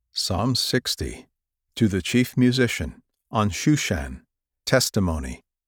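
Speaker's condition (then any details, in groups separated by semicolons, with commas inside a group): No condition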